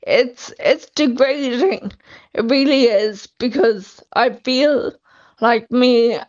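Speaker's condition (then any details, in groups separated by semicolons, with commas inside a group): Friedreich's ataxia; progressive, not yet on skyclaras, drug not yet funded; losing abilities weekly and monthly, losing mobility, transfers only with hands-on help of two people; losing speech, losing swallow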